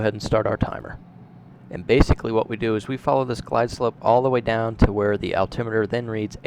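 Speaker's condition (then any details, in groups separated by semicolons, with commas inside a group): No condition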